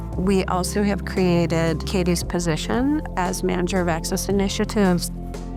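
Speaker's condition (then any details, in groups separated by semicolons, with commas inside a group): No condition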